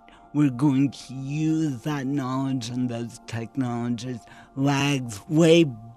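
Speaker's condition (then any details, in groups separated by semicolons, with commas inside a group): Cerebral palsy; slurred speech, slurring tongue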